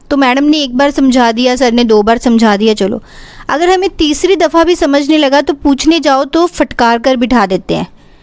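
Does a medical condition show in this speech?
No.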